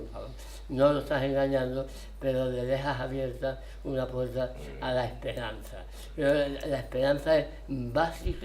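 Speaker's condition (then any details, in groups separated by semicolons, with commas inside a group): Tongue cancer, partial glossectomy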